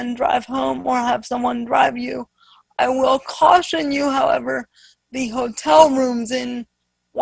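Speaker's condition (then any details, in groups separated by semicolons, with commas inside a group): Spastic quadriplegic cerebral palsy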